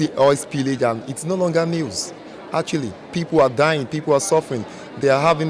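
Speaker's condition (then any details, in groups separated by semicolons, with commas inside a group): No condition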